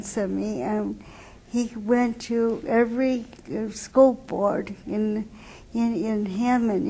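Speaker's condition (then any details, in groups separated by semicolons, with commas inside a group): Cerebral palsy; wheelchair user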